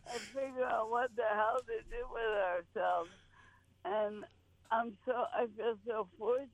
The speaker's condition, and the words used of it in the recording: ALS (motor neuron disease). She has a lot of difficulty speaking, and this is the reason.